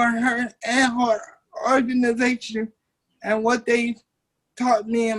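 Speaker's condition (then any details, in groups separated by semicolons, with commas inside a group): Cerebral palsy; 27 years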